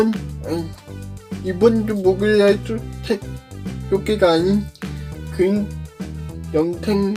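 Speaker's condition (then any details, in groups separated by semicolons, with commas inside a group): Cerebral palsy; brain lesion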